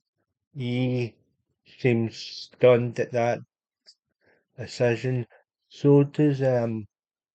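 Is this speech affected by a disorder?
Yes: cerebral palsy; unable to walk.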